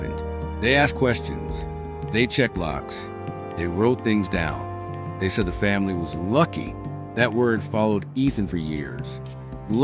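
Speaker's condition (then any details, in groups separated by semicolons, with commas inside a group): No condition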